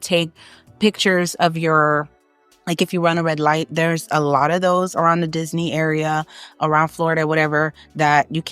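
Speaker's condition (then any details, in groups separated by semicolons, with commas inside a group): No condition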